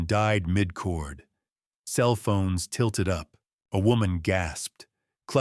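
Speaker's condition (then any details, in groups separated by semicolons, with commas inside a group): No condition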